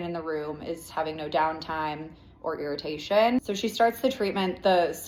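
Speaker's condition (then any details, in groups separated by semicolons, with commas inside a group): No condition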